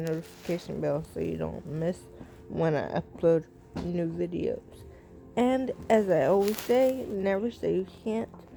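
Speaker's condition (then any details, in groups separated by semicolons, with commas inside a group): Cerebral palsy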